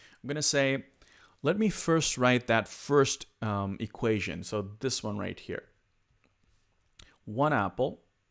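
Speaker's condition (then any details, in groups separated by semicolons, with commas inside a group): No condition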